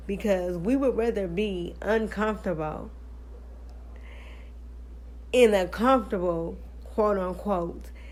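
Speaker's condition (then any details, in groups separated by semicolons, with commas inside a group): Cerebral palsy, spastic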